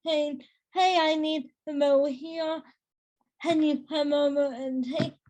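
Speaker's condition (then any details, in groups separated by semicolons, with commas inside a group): Cerebral palsy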